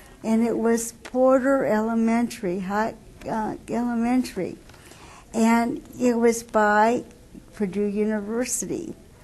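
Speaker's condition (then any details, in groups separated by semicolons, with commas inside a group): Cerebral palsy; wheelchair user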